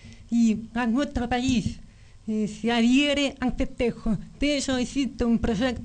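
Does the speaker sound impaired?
Yes: profound congenital deafness; both ears from birth, detected about 15 months, lifelong hearing aids, bilateral cochlear implants, first at age 27; almost 35, about 8 years since first implant, second implant some years later; speech learned by lipreading and early reading, about 1.5 years rehabilitation to access words by ear.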